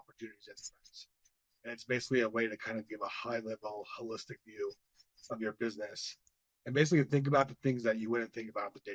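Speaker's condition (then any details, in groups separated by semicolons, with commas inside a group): No condition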